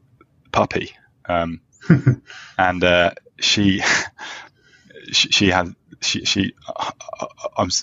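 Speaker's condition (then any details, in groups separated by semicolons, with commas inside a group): Stammering; past group therapy sessions gave temporary easier speech then relapse, past voluntary stammering practice; works on acceptance rather than fluency, discloses stammer openly, e.g. at interview start; speech blocks, gets stuck, amount of stammering varies between conversations; repeated sounds, repeated words, prolonged sounds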